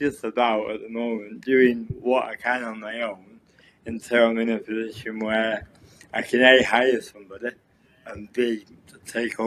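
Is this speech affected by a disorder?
Yes: cerebral palsy.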